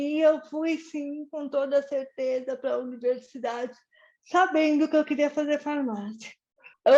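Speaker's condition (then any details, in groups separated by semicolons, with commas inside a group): Cerebral palsy; birth complications, premature, mainly lower limbs, partly upper limbs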